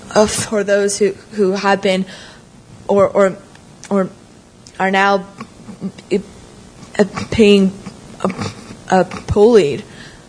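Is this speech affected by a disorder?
Yes: stuttering; stuttering recognized as a problem around fourth grade after changing schools, first met others who stutter through Our Time at 16; stuttered a lot on own name in tenth grade, used tricks to hide stuttering; here repeated sounds, prolonged sounds, blocks.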